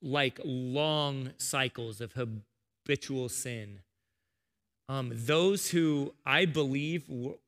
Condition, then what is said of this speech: Stuttering. I think I forgot to tell you, I stutter.